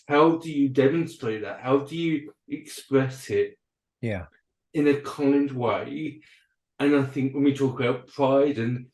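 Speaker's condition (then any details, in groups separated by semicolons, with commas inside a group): Cerebral palsy and dyspraxia; diagnosed in last 18 months, with dyspraxia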